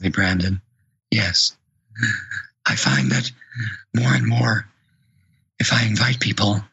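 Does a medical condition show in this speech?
Yes: vocal cord paralysis.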